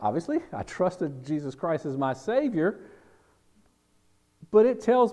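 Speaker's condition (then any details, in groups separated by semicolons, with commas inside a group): No condition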